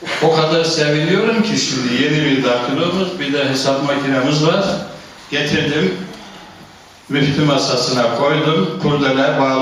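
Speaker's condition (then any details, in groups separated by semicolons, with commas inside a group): No condition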